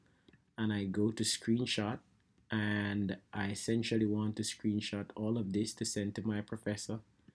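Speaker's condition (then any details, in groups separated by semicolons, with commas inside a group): No condition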